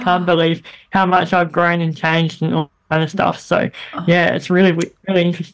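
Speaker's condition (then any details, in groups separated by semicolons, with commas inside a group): Bilateral cleft lip and palate; childhood voice squeaky, very airy, nasal, lifelong speech therapy, braces in teens, much improved since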